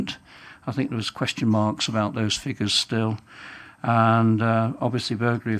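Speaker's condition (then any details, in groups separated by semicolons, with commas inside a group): No condition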